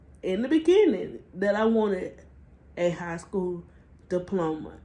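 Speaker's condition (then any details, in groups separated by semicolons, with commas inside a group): Cerebral palsy; spastic diplegia, from birth, weak legs, crouched gait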